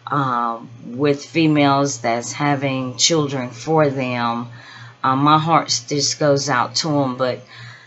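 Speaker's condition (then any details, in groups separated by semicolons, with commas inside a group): No condition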